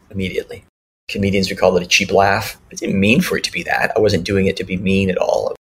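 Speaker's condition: Cleft lip and palate; speech classes in childhood

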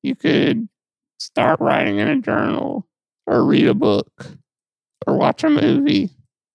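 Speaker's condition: Muscular dystrophy; lifelong

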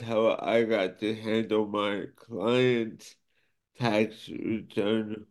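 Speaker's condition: Cerebral palsy; affects speech and motor skills

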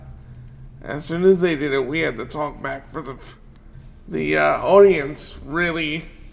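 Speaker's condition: Cerebral palsy; wheelchair user

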